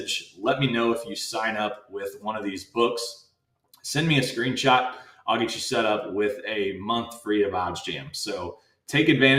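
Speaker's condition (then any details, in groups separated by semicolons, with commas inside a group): No condition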